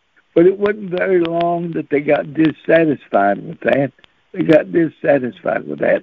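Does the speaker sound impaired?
Yes: cerebral palsy; since birth.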